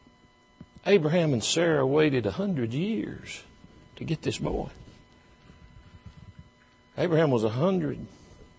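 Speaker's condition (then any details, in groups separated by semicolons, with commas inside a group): No condition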